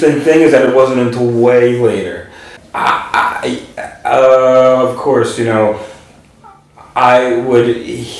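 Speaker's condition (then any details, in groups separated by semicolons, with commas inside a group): Stuttering; overt severe stuttering by own account, more overt than younger brother Bradley, came to accept stuttering; stutters openly and accepts it, heard stuttering throughout conversation; frequent overt stuttering, lets stuttering out rather than avoiding; prolonged sounds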